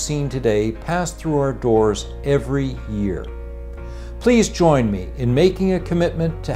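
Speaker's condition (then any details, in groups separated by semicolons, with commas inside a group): No condition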